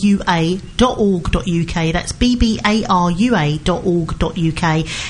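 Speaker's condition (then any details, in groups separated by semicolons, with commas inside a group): No condition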